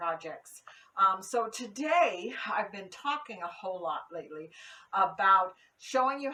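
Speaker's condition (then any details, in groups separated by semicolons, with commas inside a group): No condition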